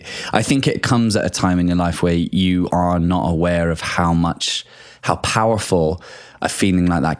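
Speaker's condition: No condition

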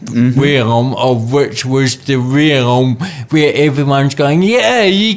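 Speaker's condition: Cerebral palsy; speech different, talks funny, daily hospital speech therapy and physiotherapy as child

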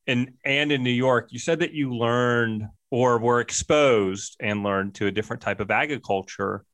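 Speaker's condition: No condition

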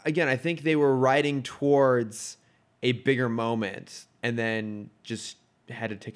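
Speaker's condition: No condition

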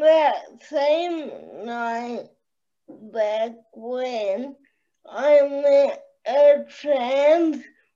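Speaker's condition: Cerebral palsy

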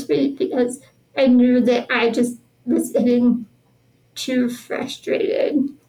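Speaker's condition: Spinal muscular atrophy; genetic progressive neuromuscular disease, born with it, power wheelchair since about age 2

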